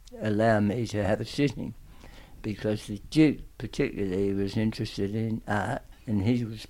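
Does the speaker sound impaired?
Yes: tongue cancer; aggressive tongue cancer, radiotherapy and chemotherapy, stomach feeding tube for swallowing problems after treatment; lasting speech and swallowing problems, still present to a certain extent.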